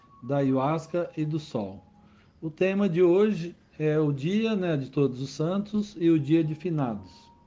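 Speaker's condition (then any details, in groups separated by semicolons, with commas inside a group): No condition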